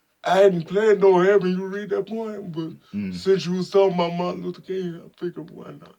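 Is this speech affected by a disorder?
Yes: spastic quadriplegic cerebral palsy; spastic quadriplegic, from birth, both sides of body.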